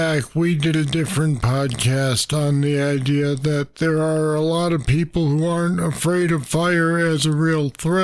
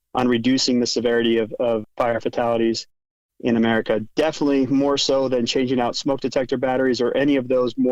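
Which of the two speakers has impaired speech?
The first: Parkinson's disease; deep brain stimulators; voice sounds unusual, talks little.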